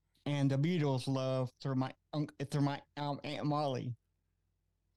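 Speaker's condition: Cerebral palsy; age 43

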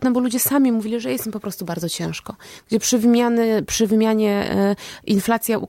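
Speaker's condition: No condition

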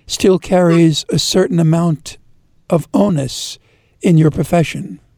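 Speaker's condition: No condition

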